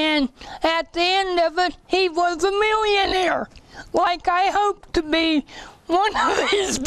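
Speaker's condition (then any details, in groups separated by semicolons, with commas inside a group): Cerebral palsy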